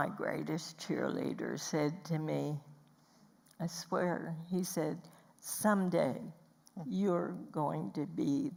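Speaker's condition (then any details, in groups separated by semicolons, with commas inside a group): Spasmodic dysphonia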